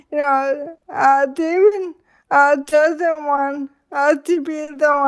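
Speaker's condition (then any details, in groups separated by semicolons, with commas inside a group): ALS; sporadic form, onset in pinky finger; slurred speech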